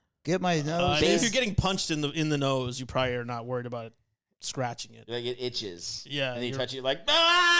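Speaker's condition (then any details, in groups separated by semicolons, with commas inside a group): No condition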